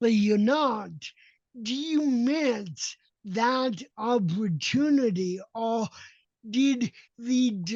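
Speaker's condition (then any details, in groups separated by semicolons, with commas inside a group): Cerebral palsy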